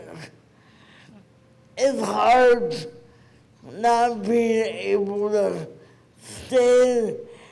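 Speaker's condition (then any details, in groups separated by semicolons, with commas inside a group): Cerebral palsy; present from birth, premature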